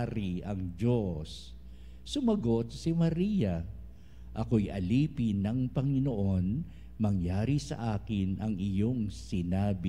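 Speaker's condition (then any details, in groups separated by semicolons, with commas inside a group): No condition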